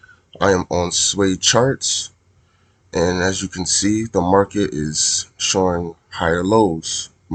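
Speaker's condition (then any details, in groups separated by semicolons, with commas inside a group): No condition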